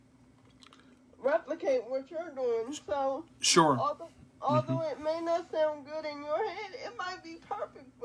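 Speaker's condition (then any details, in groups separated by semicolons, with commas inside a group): Quadriplegic cerebral palsy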